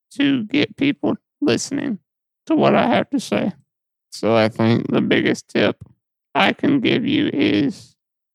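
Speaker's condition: Muscular dystrophy; muscle atrophy and weight loss

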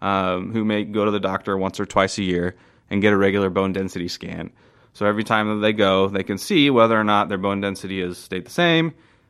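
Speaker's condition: No condition

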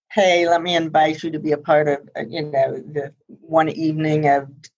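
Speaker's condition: Profound hearing loss, congenital, high-frequency

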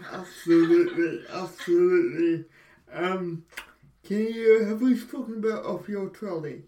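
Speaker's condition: Cerebral palsy

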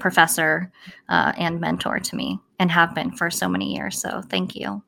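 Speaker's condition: Cleft palate

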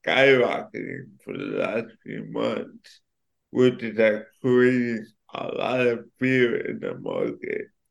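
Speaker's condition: Cerebral palsy; affects speech

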